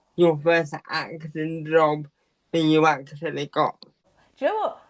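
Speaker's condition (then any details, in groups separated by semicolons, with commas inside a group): Quadriplegic cerebral palsy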